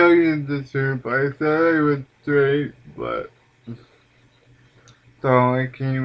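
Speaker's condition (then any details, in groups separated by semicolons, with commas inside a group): Cerebral palsy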